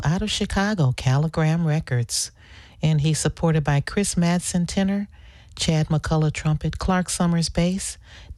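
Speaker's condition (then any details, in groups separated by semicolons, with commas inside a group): No condition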